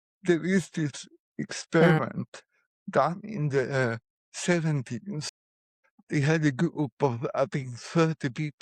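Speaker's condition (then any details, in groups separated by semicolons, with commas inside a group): Cerebral palsy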